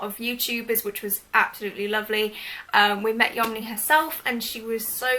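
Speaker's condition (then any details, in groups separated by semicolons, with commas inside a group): No condition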